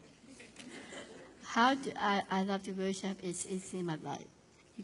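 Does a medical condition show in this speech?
Yes: Down syndrome; difficulty understanding some things said, depends on others, cannot drive or do math.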